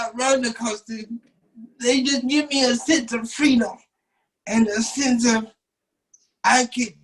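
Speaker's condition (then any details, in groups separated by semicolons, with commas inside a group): Cerebral palsy; uses wheelchair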